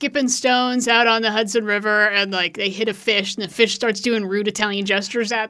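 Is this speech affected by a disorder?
No.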